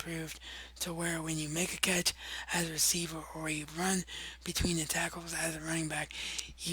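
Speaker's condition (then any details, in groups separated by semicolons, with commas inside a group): Cerebral palsy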